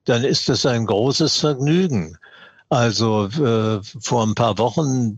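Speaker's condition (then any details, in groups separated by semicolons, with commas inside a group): Parkinson's disease; milder course than severe cases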